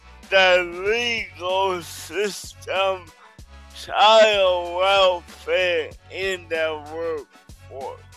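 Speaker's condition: Cerebral palsy

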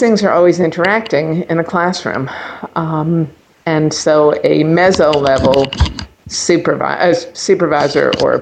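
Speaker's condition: No condition

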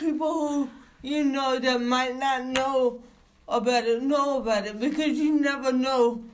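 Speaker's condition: Cerebral palsy; visible physical signs

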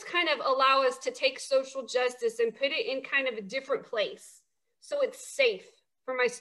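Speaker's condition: No condition

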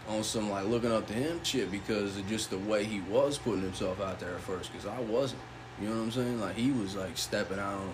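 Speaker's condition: No condition

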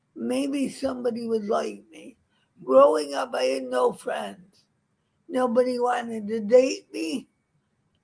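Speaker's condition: Cerebral palsy; wobbly gait

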